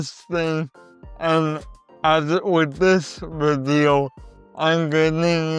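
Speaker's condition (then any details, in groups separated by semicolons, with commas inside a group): Cerebral palsy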